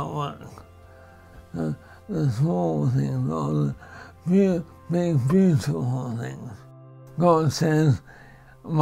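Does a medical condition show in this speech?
Yes: primary lateral sclerosis (MND), PLS; very slow progressing.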